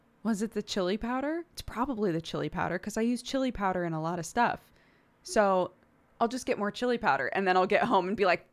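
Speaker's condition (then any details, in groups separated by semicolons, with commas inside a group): No condition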